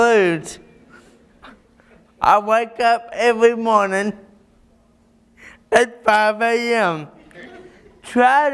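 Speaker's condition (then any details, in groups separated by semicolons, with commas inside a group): Cerebral palsy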